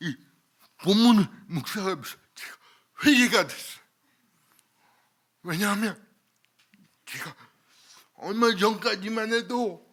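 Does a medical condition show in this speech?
Yes: cerebral palsy.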